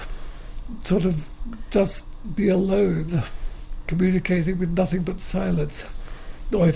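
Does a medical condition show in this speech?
Yes: motor neuron disease; wheelchair user.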